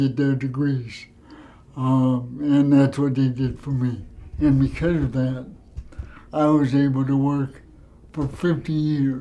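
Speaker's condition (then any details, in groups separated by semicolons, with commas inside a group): Cerebral palsy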